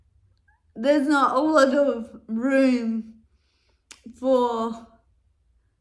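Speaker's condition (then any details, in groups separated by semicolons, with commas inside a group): Cerebral palsy; affects walking and speech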